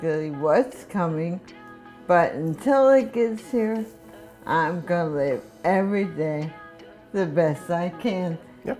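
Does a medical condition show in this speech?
Yes: ALS.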